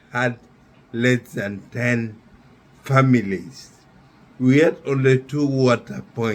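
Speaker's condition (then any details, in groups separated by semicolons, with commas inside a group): Neurological disease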